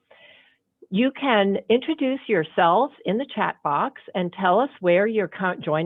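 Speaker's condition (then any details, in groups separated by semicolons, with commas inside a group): No condition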